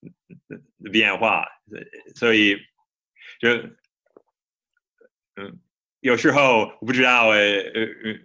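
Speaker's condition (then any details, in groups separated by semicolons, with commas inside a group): Stuttering; childhood stutter, fluency shaping in primary and middle school, stopped in high school, later avoidance reduction therapy; aims to stutter openly with forward-moving speech, no hard blocks or techniques to hide stutter; blocks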